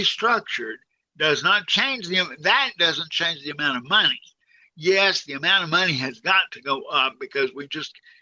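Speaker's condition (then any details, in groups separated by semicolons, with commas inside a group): Cerebral palsy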